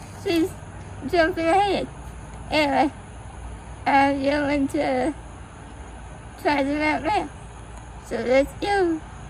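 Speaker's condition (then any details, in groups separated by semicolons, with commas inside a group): Spinal muscular atrophy type 2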